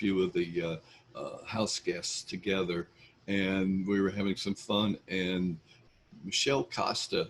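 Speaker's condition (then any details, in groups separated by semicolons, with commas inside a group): No condition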